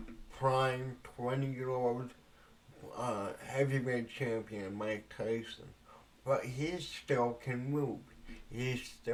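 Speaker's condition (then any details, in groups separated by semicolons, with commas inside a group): Cerebral palsy; speech affected by cerebral palsy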